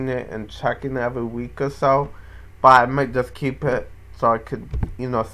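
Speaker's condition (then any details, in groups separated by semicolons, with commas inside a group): Cerebral palsy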